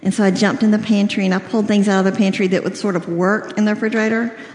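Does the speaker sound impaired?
Yes: cleft lip and palate, severe.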